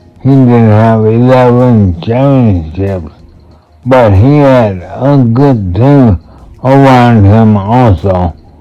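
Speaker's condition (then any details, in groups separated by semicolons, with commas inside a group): Multiple sclerosis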